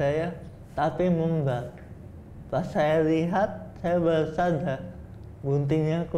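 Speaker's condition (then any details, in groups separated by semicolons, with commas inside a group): Cerebral palsy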